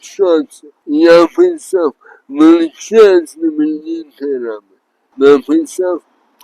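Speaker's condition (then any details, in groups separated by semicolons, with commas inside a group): Traumatic brain injury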